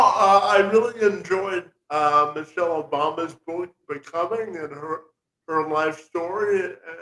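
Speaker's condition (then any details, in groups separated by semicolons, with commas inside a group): Spastic quadriplegia cerebral palsy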